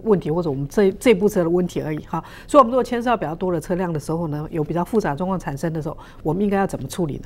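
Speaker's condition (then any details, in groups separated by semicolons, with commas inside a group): No condition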